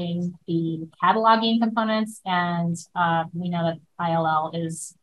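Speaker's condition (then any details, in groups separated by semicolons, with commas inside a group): No condition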